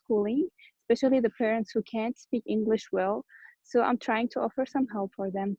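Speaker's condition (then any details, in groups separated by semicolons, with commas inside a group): No condition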